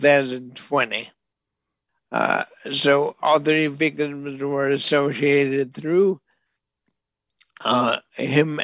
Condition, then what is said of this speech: ALS (motor neuron disease). Lou Gehrig's disease, and it's a neurological disease that affects nerves, muscles, and that's why I can't talk.